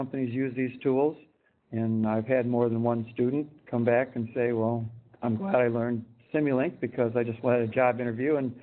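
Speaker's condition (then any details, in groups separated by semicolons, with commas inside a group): No condition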